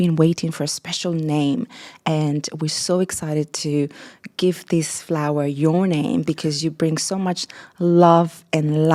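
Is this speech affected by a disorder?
No.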